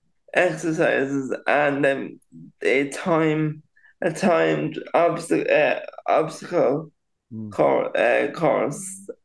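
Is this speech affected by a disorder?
Yes: cerebral palsy; very slightly delayed speech.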